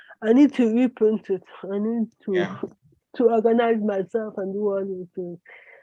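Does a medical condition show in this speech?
Yes: cerebral palsy.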